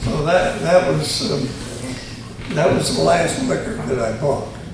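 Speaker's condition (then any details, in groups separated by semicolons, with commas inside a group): Tongue cancer surgery; both sides of tongue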